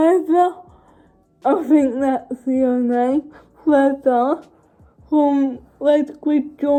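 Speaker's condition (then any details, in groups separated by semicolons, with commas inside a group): Cerebral palsy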